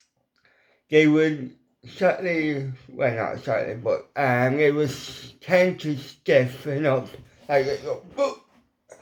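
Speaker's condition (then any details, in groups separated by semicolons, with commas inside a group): Cerebral palsy; mild, ataxic type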